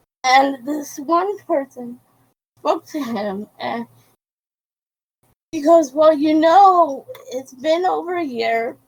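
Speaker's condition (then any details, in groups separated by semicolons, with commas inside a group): Cerebral palsy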